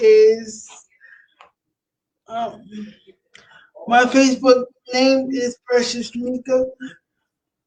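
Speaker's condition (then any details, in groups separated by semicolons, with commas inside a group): Cerebral palsy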